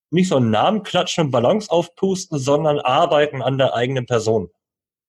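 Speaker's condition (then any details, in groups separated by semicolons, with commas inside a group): Cleft lip and palate, cleft lip, jaw and palate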